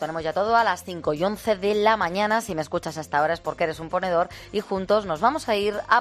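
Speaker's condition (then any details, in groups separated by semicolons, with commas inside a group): No condition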